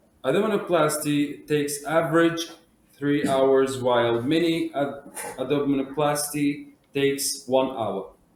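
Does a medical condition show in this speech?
No.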